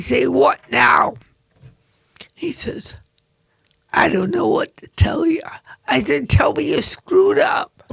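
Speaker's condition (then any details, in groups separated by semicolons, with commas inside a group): Cerebral palsy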